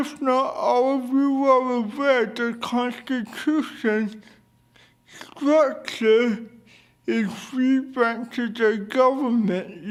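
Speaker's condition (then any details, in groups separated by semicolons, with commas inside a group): Cerebral palsy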